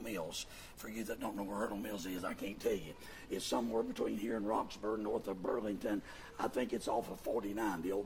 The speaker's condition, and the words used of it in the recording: Vocal cord paralysis. It doesn't sound as good as it used to.